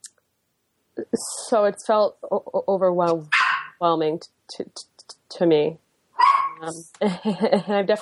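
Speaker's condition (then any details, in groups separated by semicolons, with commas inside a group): Stuttering; mainly repetitions, changes with life changes and stress; more stuttering and new blocks over past few weeks, amid stress, new er job; usually repetitions, recently hard blocks, varies day to day, feels out of control during blocks; repeated sounds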